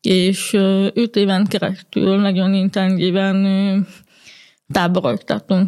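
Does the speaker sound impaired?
Yes: hearing impairment; grew up hearing-impaired in mainstream integration.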